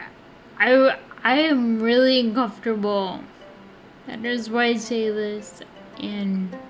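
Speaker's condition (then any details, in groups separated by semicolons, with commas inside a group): Friedreich's ataxia; effort needed to speak clearly without stumbling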